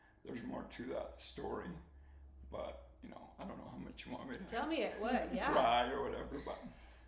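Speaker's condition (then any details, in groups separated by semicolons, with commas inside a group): ALS; slow-progressing form, feeding tube; about seven years since onset, fed by others; soft spoken, swallowing getting harder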